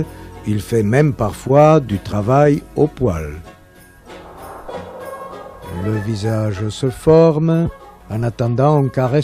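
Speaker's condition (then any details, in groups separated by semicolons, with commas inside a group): No condition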